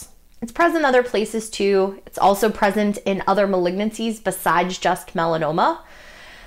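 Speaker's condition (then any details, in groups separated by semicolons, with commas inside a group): No condition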